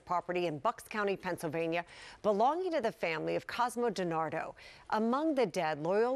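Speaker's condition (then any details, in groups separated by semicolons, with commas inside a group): No condition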